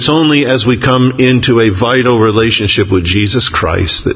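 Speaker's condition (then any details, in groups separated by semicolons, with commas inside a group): No condition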